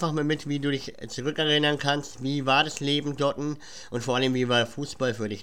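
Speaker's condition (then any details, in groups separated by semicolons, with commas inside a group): Cleft palate; cleft palate present since childhood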